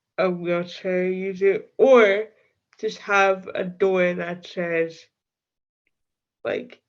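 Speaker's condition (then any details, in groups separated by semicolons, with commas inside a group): Cerebral palsy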